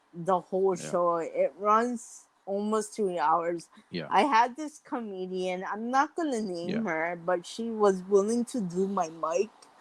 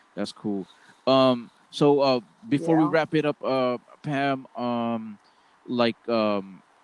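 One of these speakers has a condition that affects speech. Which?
The first: mild cerebral palsy; mild, born prematurely, helmet and braces in childhood; can talk, big words hard to pronounce, childhood speech therapy.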